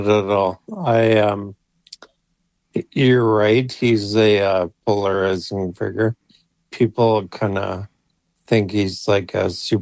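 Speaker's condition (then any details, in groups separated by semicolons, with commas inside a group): ALS; voice failing, banked voice for AI speech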